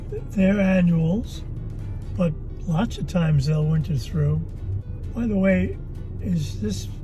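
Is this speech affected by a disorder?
No.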